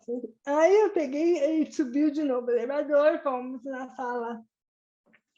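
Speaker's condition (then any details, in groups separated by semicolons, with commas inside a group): Cerebral palsy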